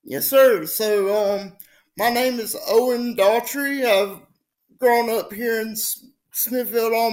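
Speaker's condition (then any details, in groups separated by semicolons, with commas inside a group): Spastic quadriplegic cerebral palsy; from birth, fully wheelchair bound, cannot move self, affects muscle tone; daily stretching to keep muscles from getting too tight, age 25; speech sometimes affected if not careful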